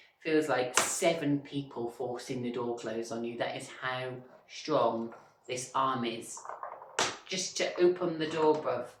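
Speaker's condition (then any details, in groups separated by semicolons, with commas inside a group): No condition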